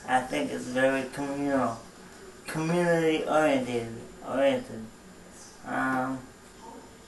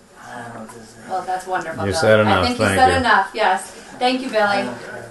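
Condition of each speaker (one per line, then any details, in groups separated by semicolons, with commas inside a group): Brain injury; wheelchair; wheelchair since age 17; soft voice, speech impediment
No condition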